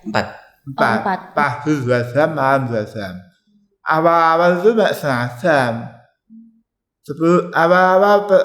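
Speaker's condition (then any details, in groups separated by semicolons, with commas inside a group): Tongue cancer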